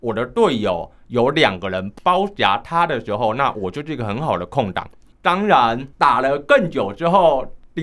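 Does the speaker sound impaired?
Yes: hearing impairment, mild; unusual high-frequency hearing loss, low frequencies near normal, market hearing aids largely ineffective, uses atypical assistive device; underwent speech rehabilitation therapy.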